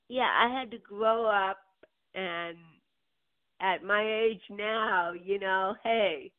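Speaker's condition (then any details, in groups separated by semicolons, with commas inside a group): Cerebral palsy; birth onset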